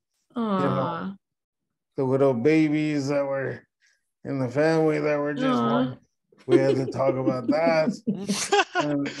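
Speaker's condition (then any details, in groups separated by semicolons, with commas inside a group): Cerebral palsy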